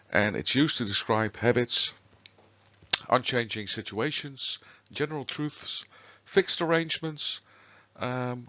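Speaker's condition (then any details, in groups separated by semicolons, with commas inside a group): No condition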